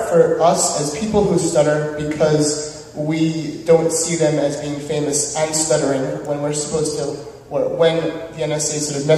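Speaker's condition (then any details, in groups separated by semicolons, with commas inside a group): No condition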